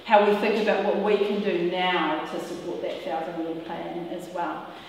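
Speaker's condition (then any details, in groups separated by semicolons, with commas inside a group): No condition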